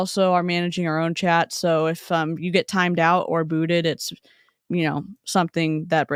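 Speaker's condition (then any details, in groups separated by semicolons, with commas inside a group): No condition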